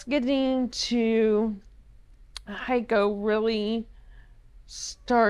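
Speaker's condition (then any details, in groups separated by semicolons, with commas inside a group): ALS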